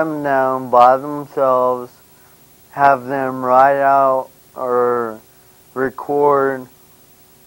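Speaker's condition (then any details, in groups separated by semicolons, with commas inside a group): Brain injury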